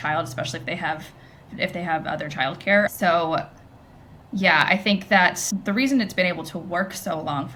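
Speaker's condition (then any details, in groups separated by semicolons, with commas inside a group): No condition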